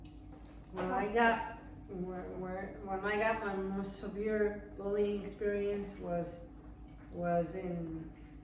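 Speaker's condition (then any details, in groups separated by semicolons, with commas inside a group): Cerebral palsy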